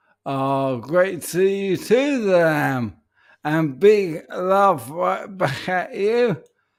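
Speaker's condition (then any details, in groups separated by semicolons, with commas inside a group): ALS; voice may sound peculiar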